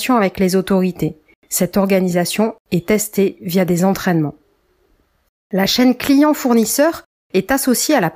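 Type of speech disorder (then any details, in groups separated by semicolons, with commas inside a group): None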